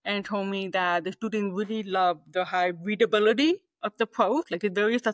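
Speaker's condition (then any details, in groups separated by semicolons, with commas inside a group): Deafness, 98% hearing loss; deaf since childhood, hearing aid user, no cochlear implant, oral training as child; age 43, audiologist called her perfect cochlear implant candidate, harder to understand speech than when younger; communicates primarily through oral speech, knows little sign language, removes hearing aids after noisy days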